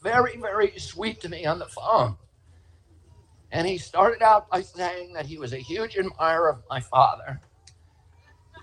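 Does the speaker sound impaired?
Yes: spasmodic dystonia; voice trembles.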